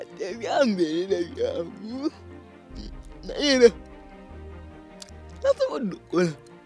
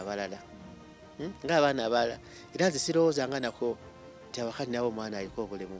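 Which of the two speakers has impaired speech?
The first: cerebral palsy.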